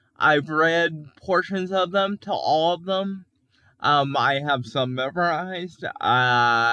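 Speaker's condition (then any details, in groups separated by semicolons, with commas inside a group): Cerebral palsy; can speak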